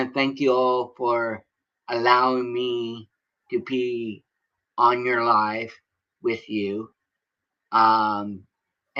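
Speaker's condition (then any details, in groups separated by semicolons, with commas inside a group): Cerebral palsy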